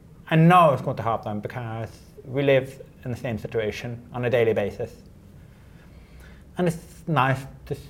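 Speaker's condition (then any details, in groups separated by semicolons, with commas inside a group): Deafness; unable to make phone calls unaided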